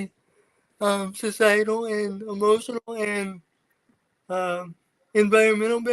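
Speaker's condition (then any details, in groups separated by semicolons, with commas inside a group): Cerebral palsy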